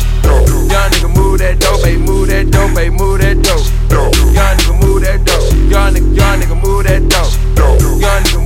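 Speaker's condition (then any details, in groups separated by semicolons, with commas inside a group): No condition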